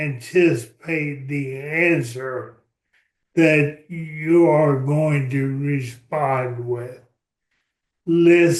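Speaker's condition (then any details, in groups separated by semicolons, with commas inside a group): ALS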